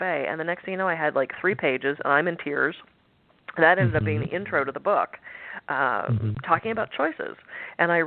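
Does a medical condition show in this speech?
No.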